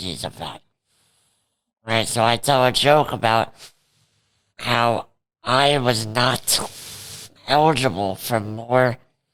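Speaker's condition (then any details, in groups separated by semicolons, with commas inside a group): Cerebral palsy; present from birth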